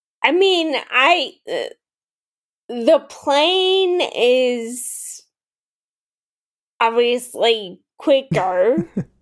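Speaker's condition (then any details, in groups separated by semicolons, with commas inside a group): Friedreich's ataxia, mild; progressive neuromuscular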